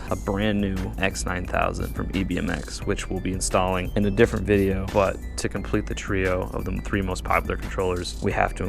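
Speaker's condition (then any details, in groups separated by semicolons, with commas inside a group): No condition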